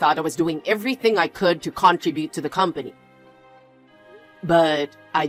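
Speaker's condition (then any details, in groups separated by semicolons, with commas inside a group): No condition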